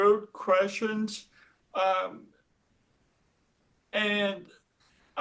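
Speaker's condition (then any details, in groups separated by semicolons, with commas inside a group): Cerebral palsy; mild limp; diagnosed age 3; speech affected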